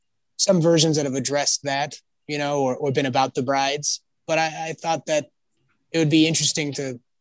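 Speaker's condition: No condition

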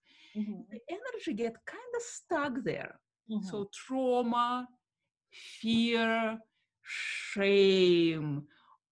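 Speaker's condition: Stuttering; formerly severe with facial contortion and pushed words, doctors unhelpful, improved with coaches; sometimes speaks with flow; deep breath then slow speech, learned breathy sexy voice like Marilyn Monroe to manage stutter; prolonged sounds

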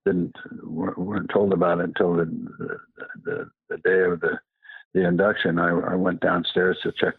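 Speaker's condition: Parkinson's disease

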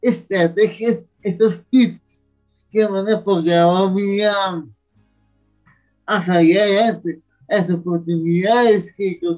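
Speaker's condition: Cerebral palsy; from birth in Bogotá, near death as newborn, long incubator stay, physical disability, needs assistance; age 37; speech difficulty, noted as a hurdle for work as lecturer

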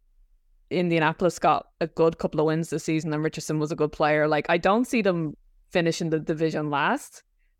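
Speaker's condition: No condition

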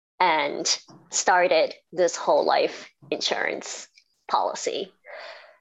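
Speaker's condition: Cleft palate and cleft lip; congenital, diagnosed as a baby, roof of mouth split into two, speech therapy as a teenager; speech described as very clear after speech therapy; formerly very difficult to speak properly, teachers could not hear speech in class, now clear

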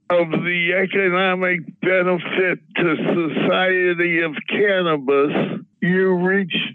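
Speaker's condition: Parkinson's disease; diagnosis led to medicinal cannabis use; medical cannabis for Parkinson's symptoms

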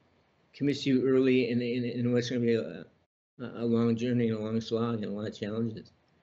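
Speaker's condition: Parkinson's disease; diagnosed about 30 years ago, benign spinal tumor, 6-hour surgery at Johns Hopkins, relearned walking

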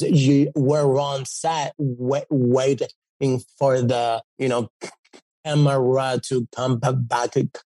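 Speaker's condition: Stutter; fluent when singing; stutter goes away when singing; repeated sounds, blocks

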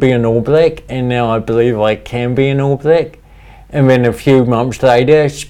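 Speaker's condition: Cerebral palsy; speech impediment, talks funny

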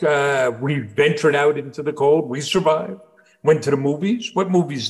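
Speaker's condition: No condition

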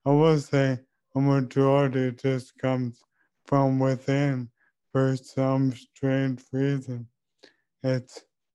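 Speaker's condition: ALS; 2 years since diagnosis

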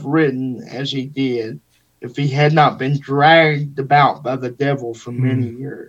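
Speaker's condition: Cerebral palsy; wheelchair user

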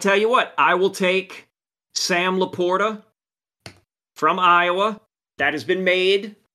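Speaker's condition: No condition

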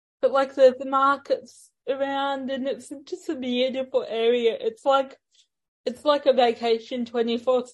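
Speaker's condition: Ataxic cerebral palsy; ambulant wheelchair user

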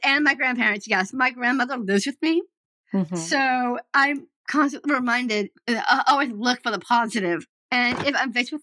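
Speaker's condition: Down syndrome; extra copy of 21st chromosome

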